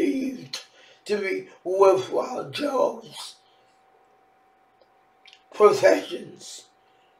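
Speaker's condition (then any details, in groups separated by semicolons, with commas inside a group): Facial palsy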